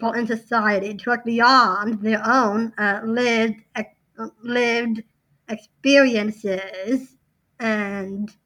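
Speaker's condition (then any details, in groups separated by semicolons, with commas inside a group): Down syndrome; congenital, since birth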